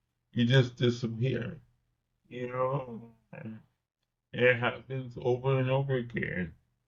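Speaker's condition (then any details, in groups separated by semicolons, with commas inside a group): Cerebral palsy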